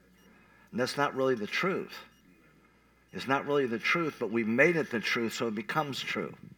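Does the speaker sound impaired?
Yes: cleft palate; revived by nurse.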